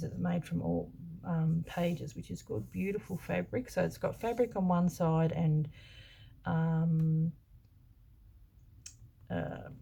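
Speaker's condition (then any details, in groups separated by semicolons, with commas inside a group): No condition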